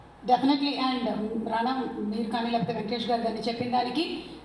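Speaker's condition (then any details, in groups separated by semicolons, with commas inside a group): No condition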